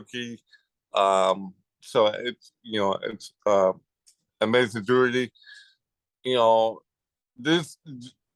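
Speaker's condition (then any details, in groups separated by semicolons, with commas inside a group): Cerebral palsy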